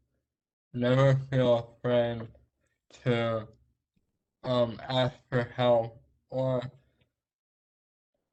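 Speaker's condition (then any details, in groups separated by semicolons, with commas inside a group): Traumatic brain injury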